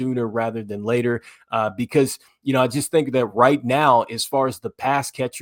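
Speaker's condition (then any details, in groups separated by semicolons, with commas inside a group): No condition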